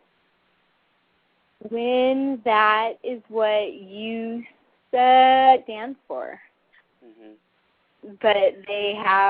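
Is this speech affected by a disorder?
Yes: cerebral palsy.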